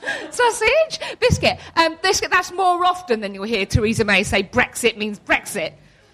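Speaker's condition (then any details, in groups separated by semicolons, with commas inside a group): Tourette's syndrome; neurological condition, involuntary movements and noises (tics), support worker helps during severe episodes; tics intensify several times a day, seizure-like episodes with loss of body control; sausage, hedgehog, obscene phrases, episodes of total speech control loss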